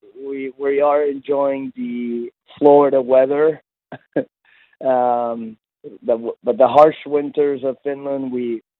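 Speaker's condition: No condition

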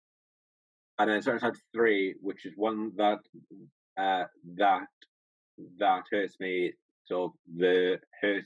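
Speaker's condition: Stutter; persistent stutter that does not fade, ongoing long-term self-management; much improved but still present, self-managed with rhythmical thinking pacing and tongue twisters; repeats parts of words, blocks on words, stuck on certain sounds, worse with stress, slows to beat; repeated words, blocks

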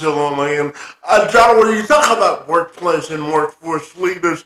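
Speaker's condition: Cerebral palsy; cerebral palsy since birth

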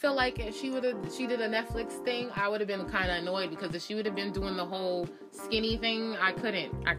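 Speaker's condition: No condition

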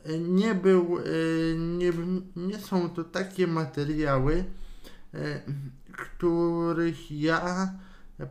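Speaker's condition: Cerebral palsy; wheelchair user

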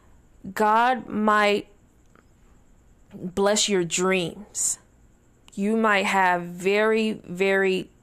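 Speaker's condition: No condition

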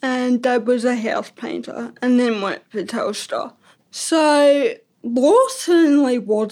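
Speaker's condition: Ataxic cerebral palsy; balance

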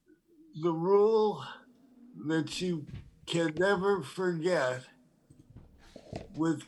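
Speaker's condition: Parkinson's disease; tremor

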